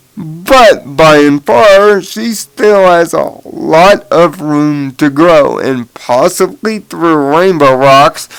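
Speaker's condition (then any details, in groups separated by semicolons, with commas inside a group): Cerebral palsy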